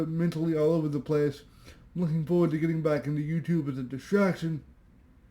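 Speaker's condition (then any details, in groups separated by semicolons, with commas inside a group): Cerebral palsy; voice tone sometimes odd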